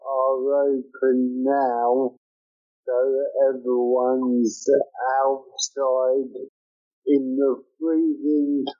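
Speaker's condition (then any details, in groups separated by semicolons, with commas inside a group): Cerebral palsy; from birth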